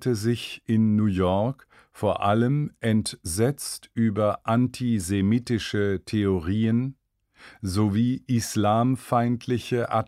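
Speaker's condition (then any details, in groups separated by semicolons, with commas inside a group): No condition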